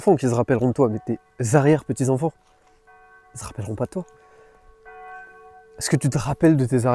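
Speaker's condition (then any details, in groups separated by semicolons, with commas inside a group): No condition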